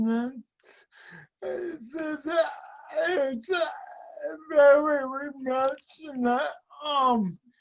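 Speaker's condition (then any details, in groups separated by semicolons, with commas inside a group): Speech and mobility impairment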